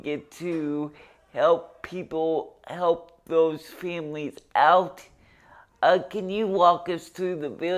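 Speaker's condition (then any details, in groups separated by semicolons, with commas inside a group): Cerebral palsy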